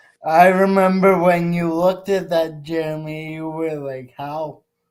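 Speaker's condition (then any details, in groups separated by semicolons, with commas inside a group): Cerebral palsy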